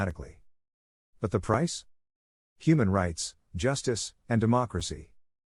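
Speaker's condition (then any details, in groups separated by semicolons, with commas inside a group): No condition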